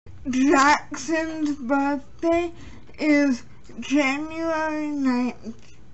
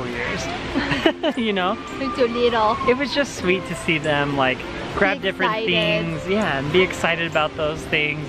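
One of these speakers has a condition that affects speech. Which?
The first: cerebral palsy; premature birth.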